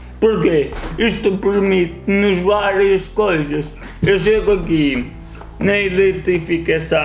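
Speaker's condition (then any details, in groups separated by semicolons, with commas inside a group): Cerebral palsy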